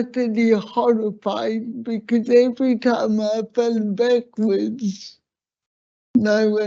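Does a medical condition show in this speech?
Yes: slurred speech.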